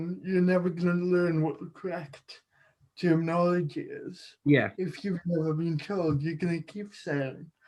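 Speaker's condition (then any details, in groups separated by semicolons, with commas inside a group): Cerebral palsy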